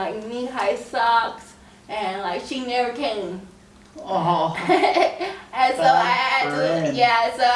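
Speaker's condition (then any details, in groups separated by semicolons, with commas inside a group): Cerebral palsy; scoliosis, spine and leg surgery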